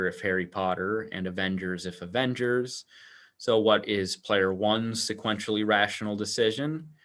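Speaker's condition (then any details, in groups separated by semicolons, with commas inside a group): No condition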